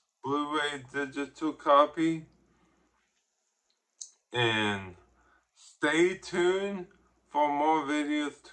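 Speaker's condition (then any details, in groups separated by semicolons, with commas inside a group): Ataxic cerebral palsy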